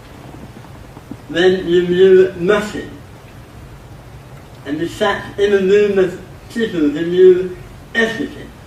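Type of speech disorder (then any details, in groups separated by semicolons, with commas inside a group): Dysarthria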